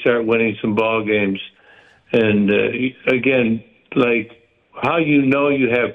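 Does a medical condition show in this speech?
Yes: Parkinson's; stays active.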